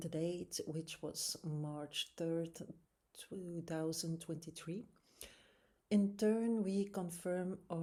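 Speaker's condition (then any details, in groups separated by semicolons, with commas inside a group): No condition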